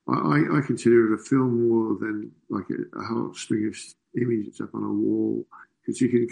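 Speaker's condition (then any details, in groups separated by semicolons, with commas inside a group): Parkinson's disease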